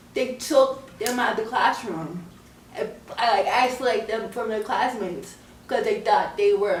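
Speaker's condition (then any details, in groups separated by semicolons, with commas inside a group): Cerebral palsy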